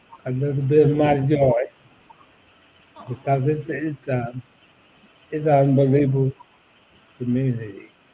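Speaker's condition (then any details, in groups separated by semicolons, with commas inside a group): ALS; about eight years since diagnosis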